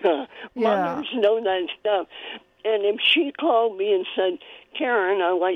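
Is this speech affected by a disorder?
Yes: cleft palate; congenital cleft palate, born with it; in early childhood had to be fed with a spoon.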